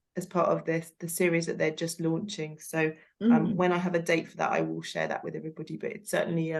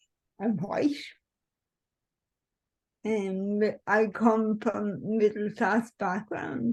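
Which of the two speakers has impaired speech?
The second: cerebral palsy.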